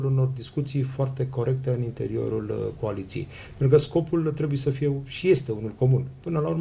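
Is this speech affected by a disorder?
No.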